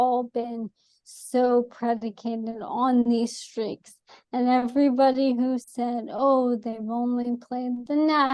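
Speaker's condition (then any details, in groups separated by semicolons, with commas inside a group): ALS; atypical case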